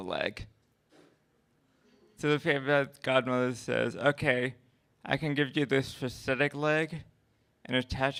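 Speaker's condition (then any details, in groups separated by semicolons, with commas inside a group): Cerebral palsy; oxygen deprivation at birth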